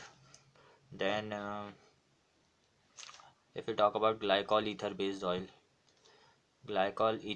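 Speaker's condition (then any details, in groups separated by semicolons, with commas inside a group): No condition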